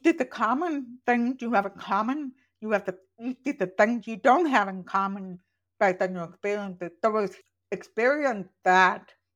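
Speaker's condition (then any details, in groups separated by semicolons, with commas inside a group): Profoundly deaf, congenital; born profoundly deaf, hearing aid wearer, learned to speak orally, does not know sign language; accent from deafness, not British, described as accent from nowhere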